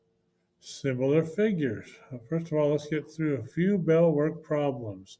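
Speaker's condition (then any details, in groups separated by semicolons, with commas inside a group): No condition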